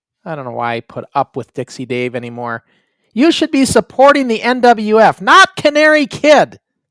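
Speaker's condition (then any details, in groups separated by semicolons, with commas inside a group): No condition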